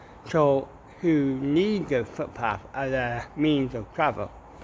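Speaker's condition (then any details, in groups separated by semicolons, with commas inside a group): Cerebral palsy, ataxic, mild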